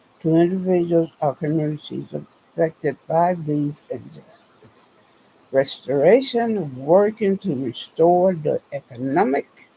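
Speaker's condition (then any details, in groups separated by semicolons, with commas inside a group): Spinal neurosarcoidosis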